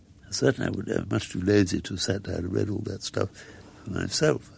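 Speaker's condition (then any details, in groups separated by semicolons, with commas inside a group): Muscular dystrophy; progressive, death predicted at 16 but now nearly 70, wheelchair user, walked earlier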